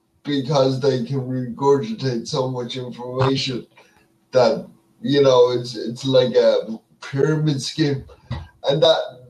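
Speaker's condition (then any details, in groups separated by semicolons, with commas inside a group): Cerebral palsy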